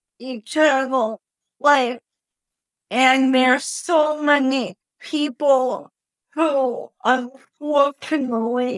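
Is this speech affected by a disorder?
Yes: cerebral palsy.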